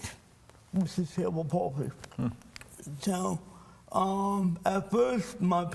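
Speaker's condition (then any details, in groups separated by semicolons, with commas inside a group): Cerebral palsy; speech impairment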